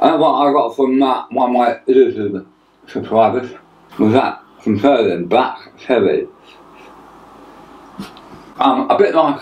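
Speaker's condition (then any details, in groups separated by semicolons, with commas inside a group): Tongue cancer; half tongue removed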